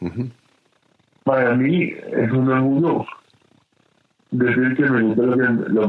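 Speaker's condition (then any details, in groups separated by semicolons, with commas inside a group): Cerebral palsy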